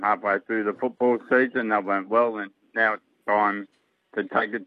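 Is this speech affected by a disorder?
Yes: motor neurone disease; no treatment or cure available.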